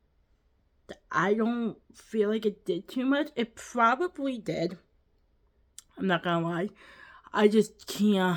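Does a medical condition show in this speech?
Yes: cerebral palsy, quadriplegic.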